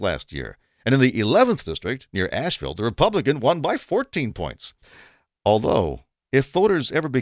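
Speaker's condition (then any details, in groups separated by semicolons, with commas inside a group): No condition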